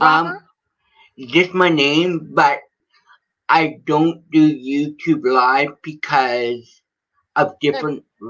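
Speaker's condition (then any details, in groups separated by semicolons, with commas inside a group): Cerebral palsy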